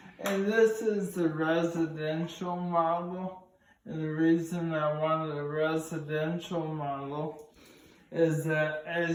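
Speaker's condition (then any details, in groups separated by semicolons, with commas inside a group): ALS; starting to lose voice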